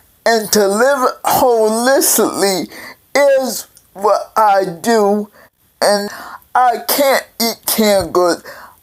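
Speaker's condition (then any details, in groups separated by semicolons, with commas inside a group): Cerebral palsy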